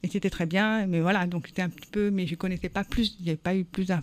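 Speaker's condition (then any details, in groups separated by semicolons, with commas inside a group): Born deaf; congenital deafness, heard no sound at birth, hearing aid, lip reading, sign language learned in high school; learned to speak through years of speech therapy, learned p/b distinctions, speaks like hearing person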